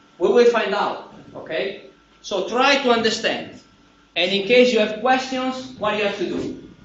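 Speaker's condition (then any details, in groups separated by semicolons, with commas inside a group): No condition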